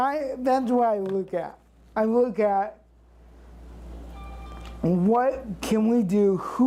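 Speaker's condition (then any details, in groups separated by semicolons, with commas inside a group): Cerebral palsy; since birth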